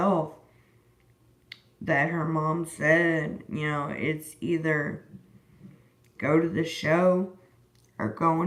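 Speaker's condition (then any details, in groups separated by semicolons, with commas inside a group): Disability causing slurred speech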